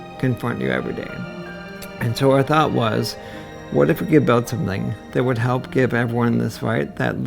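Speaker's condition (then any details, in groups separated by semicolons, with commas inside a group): ALS; onset in hand cramping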